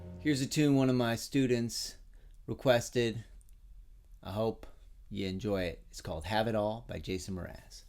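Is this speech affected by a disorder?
No.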